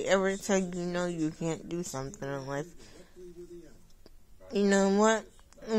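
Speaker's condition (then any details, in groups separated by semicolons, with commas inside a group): Cerebral palsy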